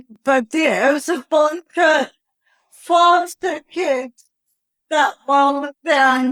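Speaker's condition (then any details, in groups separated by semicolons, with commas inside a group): Cerebral palsy; lag starting to talk, late speech onset, had speech therapy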